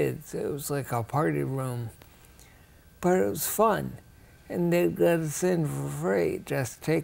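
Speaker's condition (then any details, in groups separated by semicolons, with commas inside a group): Ataxia; rare, progressive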